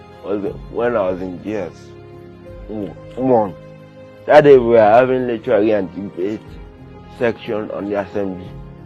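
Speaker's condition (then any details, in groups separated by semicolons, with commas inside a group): Cerebral palsy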